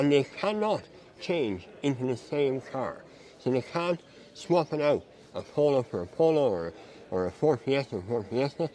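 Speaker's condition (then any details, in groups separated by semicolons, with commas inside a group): Mouth cancer surgery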